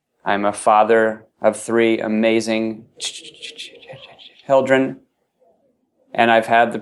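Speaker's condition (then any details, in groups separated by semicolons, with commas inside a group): Stuttering; stuttering since age 5, group speech therapy from 11 in Washington DC, fluency techniques, cassette tapes mailed to therapist; adult, accepts own stuttering, talks openly about it; blocks, 1-second stage block at 26, trouble with initial d, word substitution, long avoidance and silence; blocks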